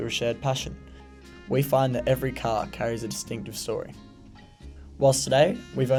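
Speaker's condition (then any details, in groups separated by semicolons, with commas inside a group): No condition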